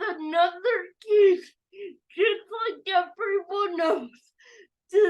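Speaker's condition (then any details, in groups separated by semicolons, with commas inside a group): Cerebral palsy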